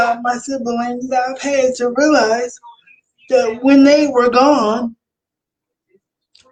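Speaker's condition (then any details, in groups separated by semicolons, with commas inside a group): Cerebral palsy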